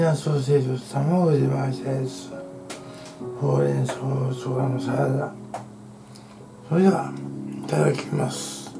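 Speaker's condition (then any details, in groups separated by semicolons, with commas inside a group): Tongue cancer, partial glossectomy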